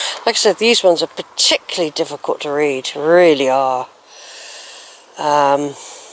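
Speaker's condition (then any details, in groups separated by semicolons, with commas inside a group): No condition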